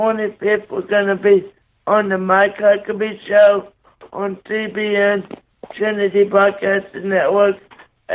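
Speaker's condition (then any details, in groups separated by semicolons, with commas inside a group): Cerebral palsy; caused by brain bleed and stroke, right side paralyzed; seizures controlled with medication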